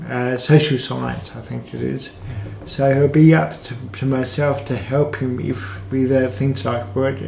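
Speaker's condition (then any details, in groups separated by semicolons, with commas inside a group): Cerebral palsy, mild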